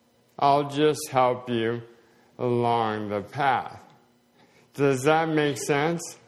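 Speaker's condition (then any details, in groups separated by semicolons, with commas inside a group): Slowed speech, swallowing problems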